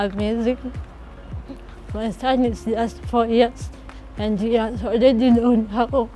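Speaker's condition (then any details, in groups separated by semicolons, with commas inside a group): Cerebral palsy; since birth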